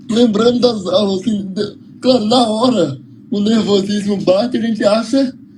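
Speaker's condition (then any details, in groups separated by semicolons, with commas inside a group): Cerebral palsy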